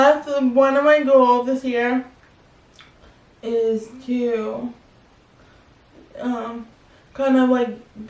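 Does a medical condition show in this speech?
Yes: spastic quadriplegic cerebral palsy.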